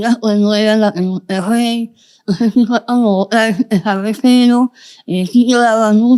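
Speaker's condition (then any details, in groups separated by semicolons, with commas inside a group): Moebius syndrome, congenital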